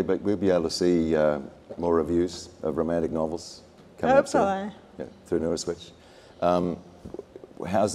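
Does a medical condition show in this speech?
No.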